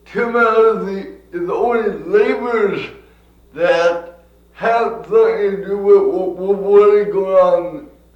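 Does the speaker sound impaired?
Yes: cerebral palsy; from birth.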